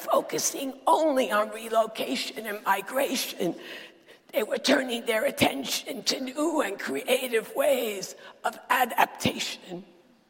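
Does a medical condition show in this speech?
Yes: dysphonia; lost ability to sing.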